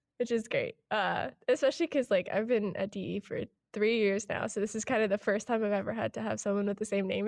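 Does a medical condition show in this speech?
No.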